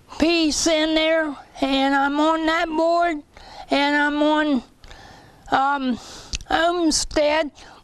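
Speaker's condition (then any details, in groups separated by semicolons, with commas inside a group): Cerebral palsy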